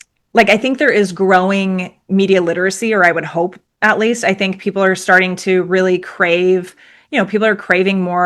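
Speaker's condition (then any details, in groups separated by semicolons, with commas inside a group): No condition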